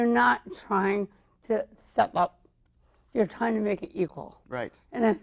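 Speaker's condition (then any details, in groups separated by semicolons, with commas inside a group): Mild cerebral palsy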